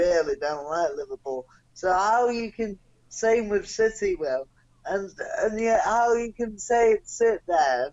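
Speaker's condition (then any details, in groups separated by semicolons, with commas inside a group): Cerebral palsy; non-progressive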